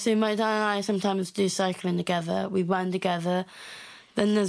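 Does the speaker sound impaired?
Yes: Down syndrome.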